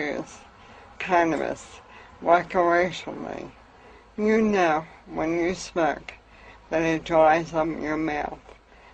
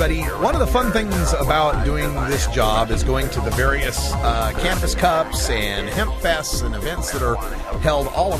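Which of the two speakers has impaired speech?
The first: amyotrophic lateral sclerosis; lost use of arms; about 24 years since diagnosis, cannabis treatment; speech improved with cannabis, cannot cough, choked on saliva.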